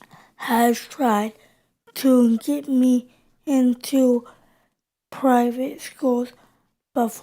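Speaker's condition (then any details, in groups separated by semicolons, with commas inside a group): Cerebral palsy; uses power wheelchair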